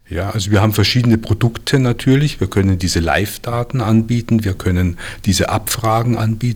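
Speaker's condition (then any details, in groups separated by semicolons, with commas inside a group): No condition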